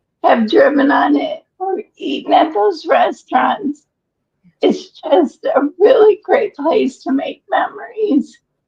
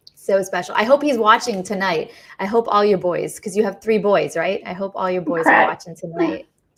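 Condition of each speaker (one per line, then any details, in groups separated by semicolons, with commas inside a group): ALS; recently diagnosed, symptoms a year prior, difficulty rising; breathless after exertion
No condition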